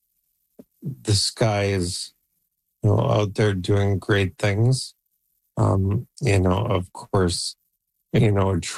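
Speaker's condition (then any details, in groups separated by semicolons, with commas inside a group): ALS; began with left leg freezing, age 48, Neuralink N1 implant 3 months, controls computers; voice banked with 11 Labs AI, plans Neuralink-driven computer speech once unable to talk; voice audibly declining, expects to lose ability to speak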